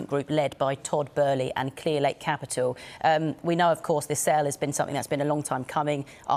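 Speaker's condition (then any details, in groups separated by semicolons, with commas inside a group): No condition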